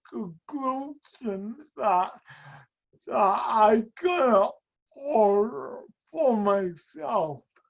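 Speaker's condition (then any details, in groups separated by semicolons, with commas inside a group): Speech and mobility impairment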